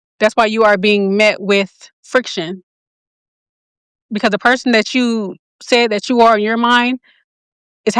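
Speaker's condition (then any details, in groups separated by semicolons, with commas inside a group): No condition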